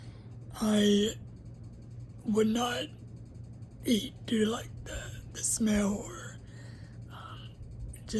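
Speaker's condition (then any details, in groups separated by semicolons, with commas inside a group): Cerebral palsy; uses a wheelchair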